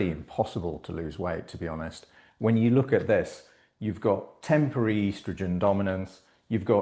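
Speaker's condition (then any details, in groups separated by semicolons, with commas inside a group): No condition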